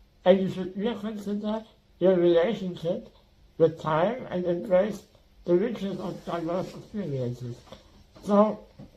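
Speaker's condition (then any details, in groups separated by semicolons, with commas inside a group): Spinal muscular atrophy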